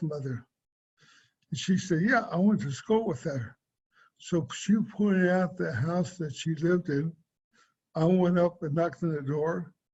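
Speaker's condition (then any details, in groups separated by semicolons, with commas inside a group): Cerebral palsy; diagnosed at age 60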